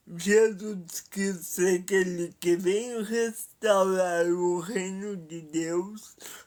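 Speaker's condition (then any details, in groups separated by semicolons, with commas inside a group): Paralysis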